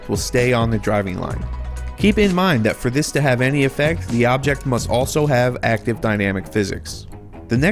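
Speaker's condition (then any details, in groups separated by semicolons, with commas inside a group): No condition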